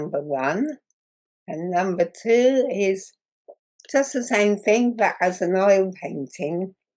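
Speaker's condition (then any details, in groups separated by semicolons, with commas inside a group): Muscular dystrophy; progressive muscle wasting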